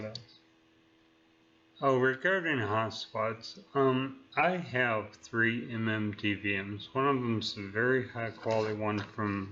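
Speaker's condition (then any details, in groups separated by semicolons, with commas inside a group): Neurological disease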